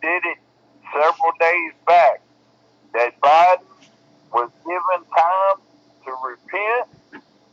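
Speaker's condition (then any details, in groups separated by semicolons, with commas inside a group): Cerebral palsy; bedbound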